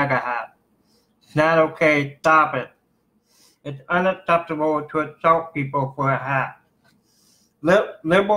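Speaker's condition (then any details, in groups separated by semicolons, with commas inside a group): Cerebral palsy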